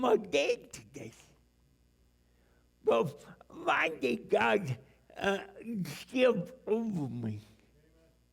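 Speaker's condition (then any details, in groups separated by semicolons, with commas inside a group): Cerebral palsy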